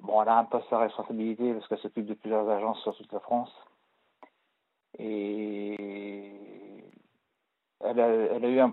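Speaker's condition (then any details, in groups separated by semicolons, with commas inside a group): Parkinson's disease; worse with stress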